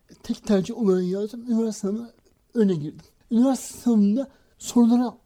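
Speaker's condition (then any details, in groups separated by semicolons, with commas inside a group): Cerebral palsy; hand tremor, unable to write by hand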